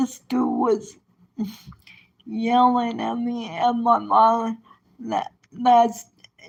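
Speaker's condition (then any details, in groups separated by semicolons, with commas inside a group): Cerebral palsy; present from birth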